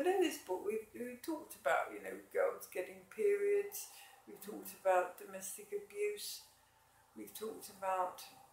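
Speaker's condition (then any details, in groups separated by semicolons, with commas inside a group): MND, mild; speech slightly affected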